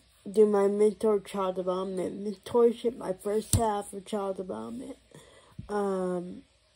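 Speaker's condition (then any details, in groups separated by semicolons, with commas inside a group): Cerebral palsy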